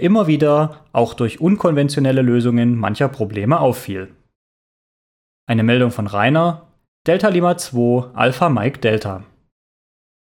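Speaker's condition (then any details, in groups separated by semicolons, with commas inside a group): No condition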